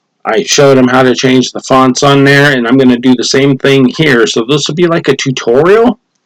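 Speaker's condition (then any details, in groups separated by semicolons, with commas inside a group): No condition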